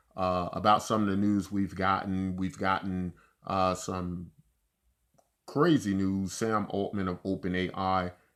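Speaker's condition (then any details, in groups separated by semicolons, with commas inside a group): No condition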